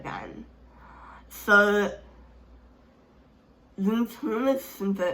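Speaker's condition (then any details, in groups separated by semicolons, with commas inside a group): Speech impairment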